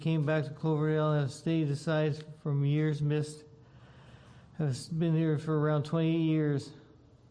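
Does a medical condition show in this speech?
Yes: Parkinson's disease; memory and balance difficulties.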